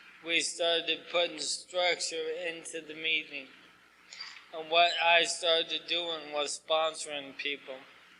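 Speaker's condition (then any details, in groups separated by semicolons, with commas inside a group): ALS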